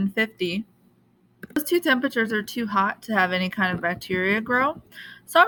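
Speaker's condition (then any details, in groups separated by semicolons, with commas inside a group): No condition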